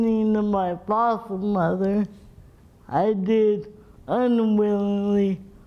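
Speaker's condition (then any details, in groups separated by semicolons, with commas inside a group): Cerebral palsy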